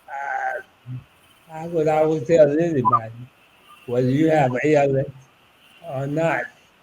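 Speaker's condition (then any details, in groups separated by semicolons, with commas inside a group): ALS; about eight years since diagnosis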